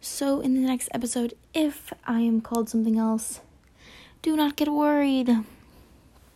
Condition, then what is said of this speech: No condition.